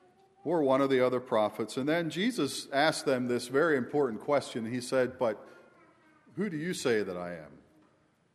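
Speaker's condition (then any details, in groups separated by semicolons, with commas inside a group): No condition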